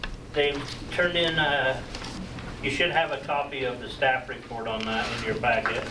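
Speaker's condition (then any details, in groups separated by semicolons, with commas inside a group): No condition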